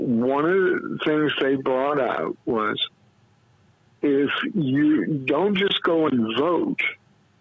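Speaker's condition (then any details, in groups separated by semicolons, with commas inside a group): Cerebral palsy; heels tapped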